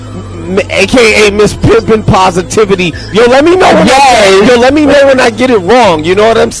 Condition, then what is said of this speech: None; typical speech.